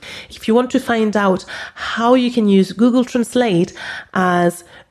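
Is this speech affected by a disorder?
No.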